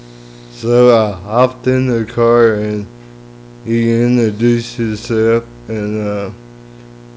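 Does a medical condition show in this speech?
Yes: cerebral palsy; lifelong.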